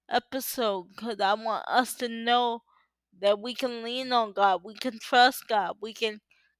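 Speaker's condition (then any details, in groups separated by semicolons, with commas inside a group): Cerebral palsy; uses power wheelchair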